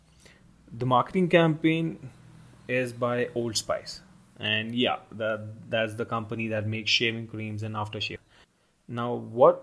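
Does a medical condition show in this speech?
No.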